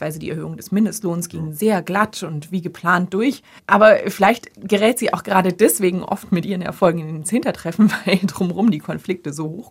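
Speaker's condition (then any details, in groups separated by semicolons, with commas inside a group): No condition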